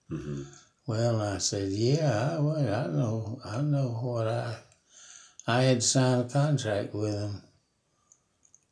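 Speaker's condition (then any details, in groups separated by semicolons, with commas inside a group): Parkinson's disease; Parkinson's for about 5 years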